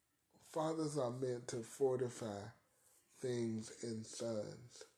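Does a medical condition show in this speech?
Yes: cerebral palsy; arthritis.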